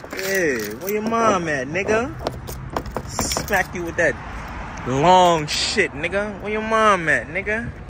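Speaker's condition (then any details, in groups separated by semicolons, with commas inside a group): No condition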